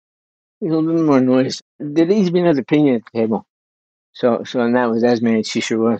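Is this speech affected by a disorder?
Yes: young-onset Parkinson's disease; diagnosed at age 29, spinal surgery, shattered arm; about three decades since diagnosis, getting worse.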